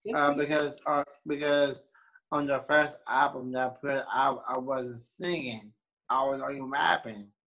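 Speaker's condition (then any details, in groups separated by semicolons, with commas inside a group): Down syndrome; born with Down syndrome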